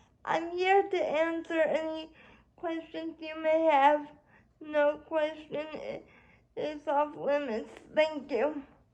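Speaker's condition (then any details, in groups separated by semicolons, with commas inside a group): Cerebral palsy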